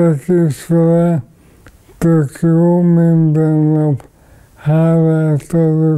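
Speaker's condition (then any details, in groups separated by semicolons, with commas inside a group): ALS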